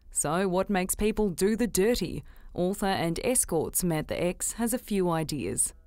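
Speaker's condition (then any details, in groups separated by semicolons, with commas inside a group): No condition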